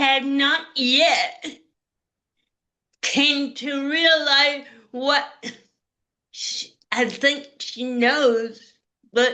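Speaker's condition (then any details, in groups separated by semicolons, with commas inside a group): Cerebral palsy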